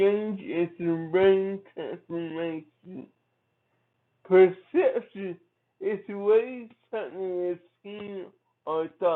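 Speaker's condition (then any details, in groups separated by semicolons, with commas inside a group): Cerebral palsy; from birth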